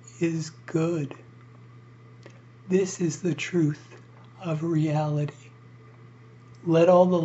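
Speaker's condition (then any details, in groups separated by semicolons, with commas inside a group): ALS; breathing increasingly difficult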